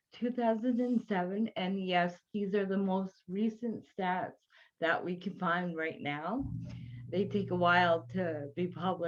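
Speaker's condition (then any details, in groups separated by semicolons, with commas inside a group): Cerebral palsy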